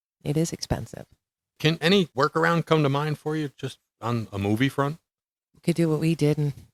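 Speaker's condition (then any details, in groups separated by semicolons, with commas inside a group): No condition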